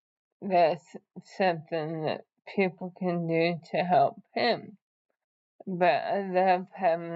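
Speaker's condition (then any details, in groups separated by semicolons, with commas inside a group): ALS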